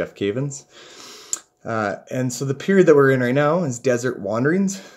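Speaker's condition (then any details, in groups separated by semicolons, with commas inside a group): No condition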